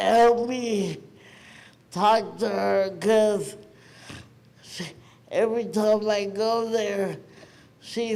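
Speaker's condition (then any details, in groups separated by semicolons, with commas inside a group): Cerebral palsy; present from birth, premature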